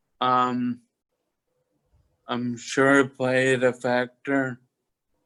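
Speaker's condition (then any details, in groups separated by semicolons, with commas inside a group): Toxic leukoencephalopathy, locked-in syndrome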